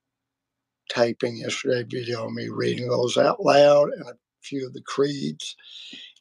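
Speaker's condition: Vocal cord surgery; multiple vocal cord surgeries

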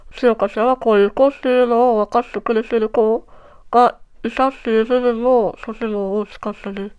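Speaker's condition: Treacher Collins syndrome, cleft palate; congenital, underdeveloped cheekbones, jaw and facial bones, incompletely formed ears; may be hard to understand due to cleft palate

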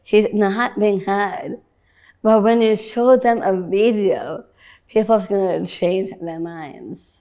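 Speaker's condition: Down syndrome

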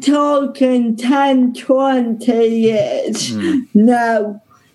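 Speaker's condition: Ataxic cerebral palsy; present from birth

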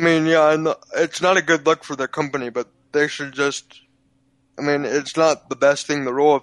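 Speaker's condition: Cerebral palsy, physical only

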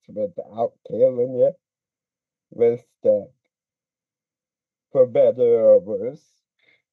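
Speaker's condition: Speech impediment

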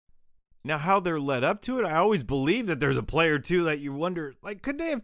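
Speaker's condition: No condition

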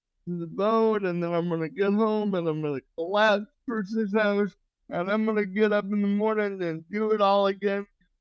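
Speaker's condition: Cerebral palsy

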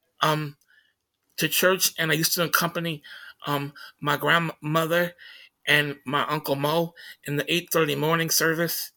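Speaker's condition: Stutter; stutters during conversation; prolonged sounds

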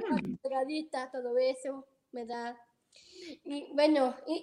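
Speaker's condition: Down syndrome; heart surgery

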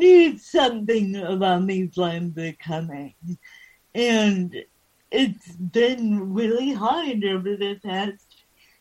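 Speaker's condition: Cerebral palsy

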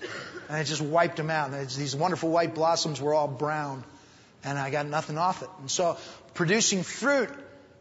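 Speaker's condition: No condition

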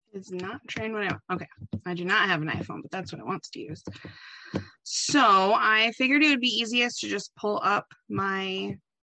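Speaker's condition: No condition

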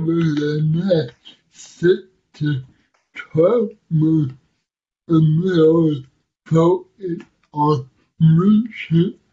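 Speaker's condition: Cerebral palsy; audiences initially unsure they can understand speech, speech described as hard to understand

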